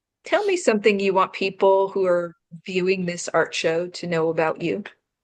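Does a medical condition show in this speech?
No.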